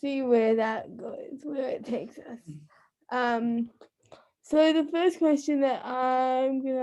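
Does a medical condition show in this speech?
Yes: cerebral palsy.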